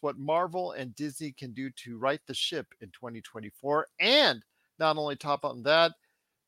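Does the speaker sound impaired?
No.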